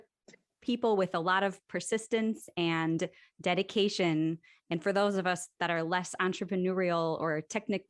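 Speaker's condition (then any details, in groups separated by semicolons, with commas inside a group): No condition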